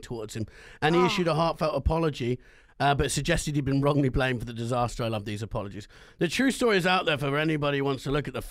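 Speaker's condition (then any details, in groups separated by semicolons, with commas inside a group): No condition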